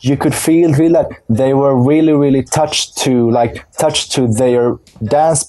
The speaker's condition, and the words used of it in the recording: Stuttering. And during the years, it has become better, but I'm still scared, you know, mm-hmm.